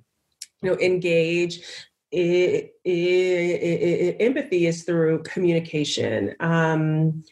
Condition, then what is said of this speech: Stuttering. But I come at it from the perspective of a person who stutters.